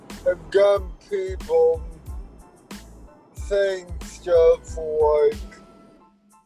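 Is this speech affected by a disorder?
Yes: cerebral palsy; uses walker at school since about fourth grade.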